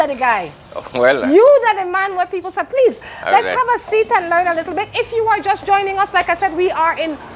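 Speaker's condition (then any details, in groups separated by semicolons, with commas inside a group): No condition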